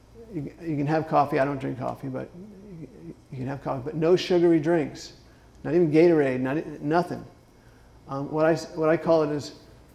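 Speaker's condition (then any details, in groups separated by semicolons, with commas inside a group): Parkinson's disease; timed medication with alarm, exercise beyond comfort zone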